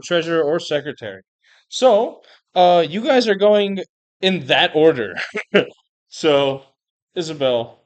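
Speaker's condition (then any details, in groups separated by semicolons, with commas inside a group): No condition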